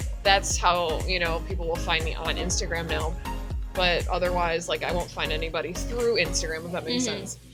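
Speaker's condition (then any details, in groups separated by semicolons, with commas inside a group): No condition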